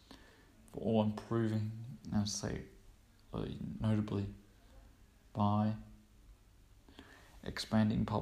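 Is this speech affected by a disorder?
Yes: cerebral palsy; cerebral palsy since birth.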